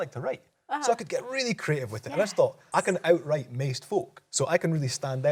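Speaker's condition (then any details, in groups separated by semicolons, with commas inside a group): No condition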